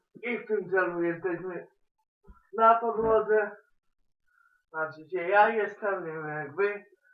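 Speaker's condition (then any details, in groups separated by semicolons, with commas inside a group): Cerebral palsy; does not walk, uses wheelchair with leg strap; transfers from wheelchair independently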